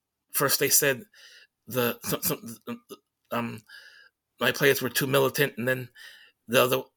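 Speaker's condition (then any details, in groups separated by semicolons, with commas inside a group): Stutter; stuttering during this interview; stuttering during conversation; repeated sounds, prolonged sounds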